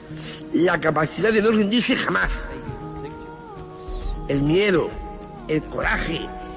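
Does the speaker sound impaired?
Yes: Down syndrome; trisomy 21, three copies of chromosome 21, genetic, congenital, age 47.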